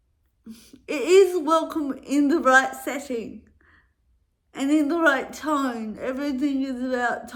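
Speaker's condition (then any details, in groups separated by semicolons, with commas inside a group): Cerebral palsy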